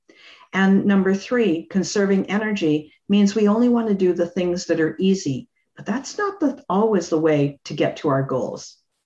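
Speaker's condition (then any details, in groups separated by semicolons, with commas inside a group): No condition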